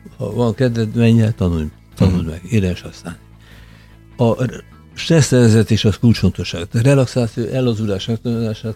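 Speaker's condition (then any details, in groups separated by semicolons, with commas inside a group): Parkinson's disease; becomes emotional more easily as a symptom; harder for listeners to understand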